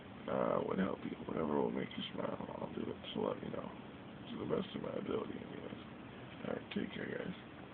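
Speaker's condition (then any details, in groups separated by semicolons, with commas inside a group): Cerebral palsy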